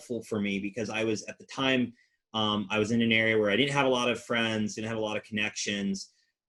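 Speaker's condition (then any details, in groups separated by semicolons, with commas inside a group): No condition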